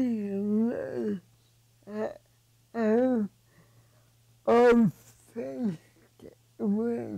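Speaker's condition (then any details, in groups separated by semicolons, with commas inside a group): Cerebral palsy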